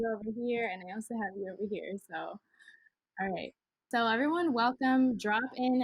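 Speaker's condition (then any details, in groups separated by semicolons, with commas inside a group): No condition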